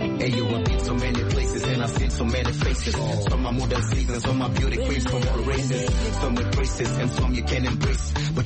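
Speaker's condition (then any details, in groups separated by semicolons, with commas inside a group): No condition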